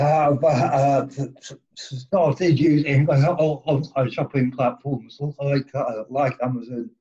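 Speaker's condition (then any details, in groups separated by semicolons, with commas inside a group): Cerebral palsy; present from birth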